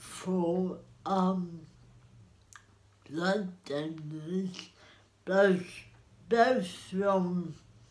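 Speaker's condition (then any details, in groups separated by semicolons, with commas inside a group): Cerebral palsy; spastic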